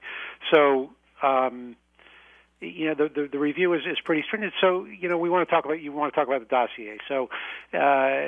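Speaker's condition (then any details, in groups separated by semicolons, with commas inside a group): No condition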